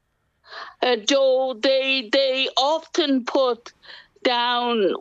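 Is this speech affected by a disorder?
Yes: cerebral palsy; cerebral palsy from birth, quadriplegia, legs fixed by surgery so don't bend, dependent on two carers and hoist.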